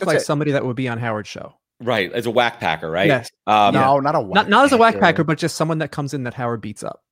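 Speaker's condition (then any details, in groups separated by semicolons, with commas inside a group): No condition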